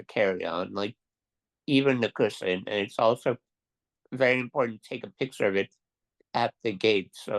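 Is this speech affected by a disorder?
Yes: Duchenne muscular dystrophy; occupational and physical therapy over years, little recent.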